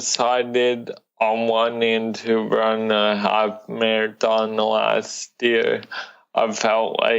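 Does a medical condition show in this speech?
Yes: cerebral palsy.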